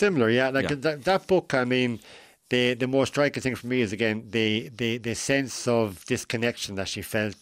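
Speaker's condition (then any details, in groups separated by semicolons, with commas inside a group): Cleft lip and palate; adult, age 41, decades after final surgery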